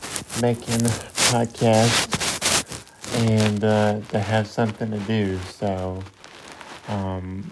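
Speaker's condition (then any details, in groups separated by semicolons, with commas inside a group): Cerebral palsy; wheelchair user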